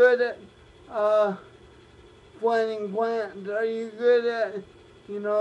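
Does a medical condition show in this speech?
Yes: cerebral palsy, spastic, mild.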